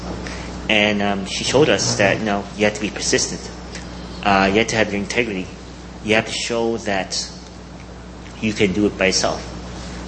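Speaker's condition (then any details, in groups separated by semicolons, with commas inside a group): Cleft palate; present from birth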